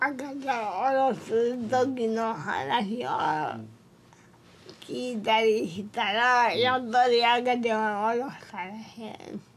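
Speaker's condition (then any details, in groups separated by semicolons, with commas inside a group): Cerebral palsy; severe, wheelchair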